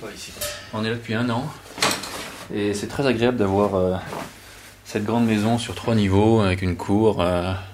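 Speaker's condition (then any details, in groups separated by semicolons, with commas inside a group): No condition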